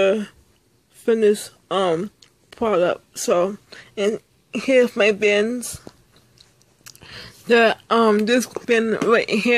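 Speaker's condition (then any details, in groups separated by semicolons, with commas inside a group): Speech impairment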